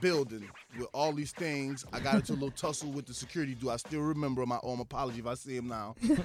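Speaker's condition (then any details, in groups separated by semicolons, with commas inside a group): No condition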